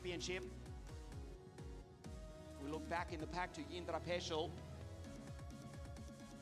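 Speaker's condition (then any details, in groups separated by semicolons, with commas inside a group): No condition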